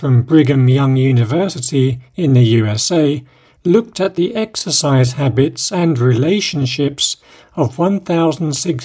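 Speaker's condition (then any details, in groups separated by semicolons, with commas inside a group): No condition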